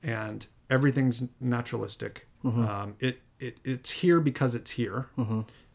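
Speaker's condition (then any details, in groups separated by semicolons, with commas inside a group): No condition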